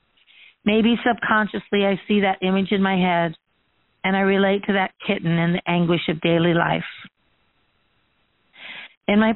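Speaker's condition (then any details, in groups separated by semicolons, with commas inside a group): No condition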